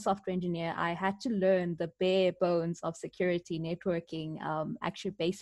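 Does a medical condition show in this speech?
No.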